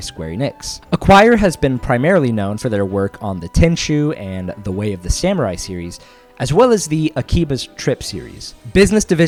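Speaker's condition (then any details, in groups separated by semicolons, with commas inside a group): No condition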